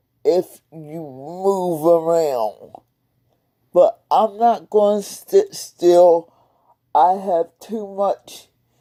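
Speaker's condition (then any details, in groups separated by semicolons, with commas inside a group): Cerebral palsy; several unnoticed strokes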